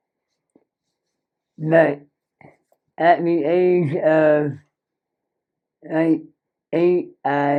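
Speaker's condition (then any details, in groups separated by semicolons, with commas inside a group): Moebius syndrome; severe nerve damage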